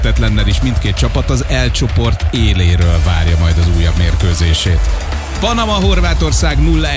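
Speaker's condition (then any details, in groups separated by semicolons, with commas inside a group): No condition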